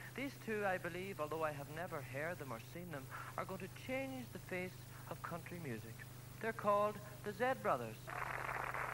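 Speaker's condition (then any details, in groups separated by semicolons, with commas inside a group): No condition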